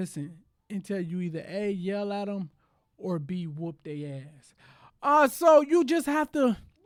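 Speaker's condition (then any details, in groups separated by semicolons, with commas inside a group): No condition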